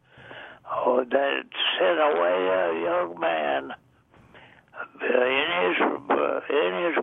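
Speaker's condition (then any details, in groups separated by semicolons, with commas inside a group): Deafness; also blind, age 99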